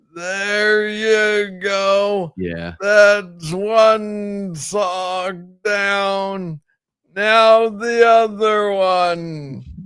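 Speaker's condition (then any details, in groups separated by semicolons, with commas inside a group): Parkinson's disease; speaks slowly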